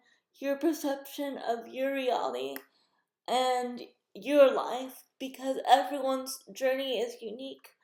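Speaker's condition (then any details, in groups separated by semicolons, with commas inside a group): Cerebral palsy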